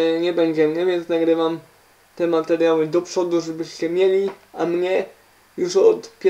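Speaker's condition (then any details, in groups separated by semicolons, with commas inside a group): Cerebral palsy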